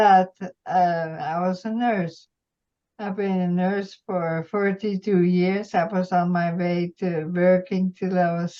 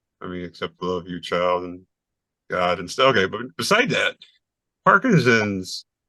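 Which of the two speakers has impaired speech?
The first: multiple system atrophy; symptoms on both sides of body; onset about two years ago, speech therapy, voice banked; swallowing trouble, slurring, slow speech, some days no voice.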